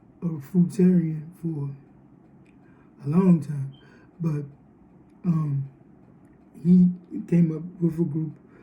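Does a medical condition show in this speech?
Yes: cerebral palsy.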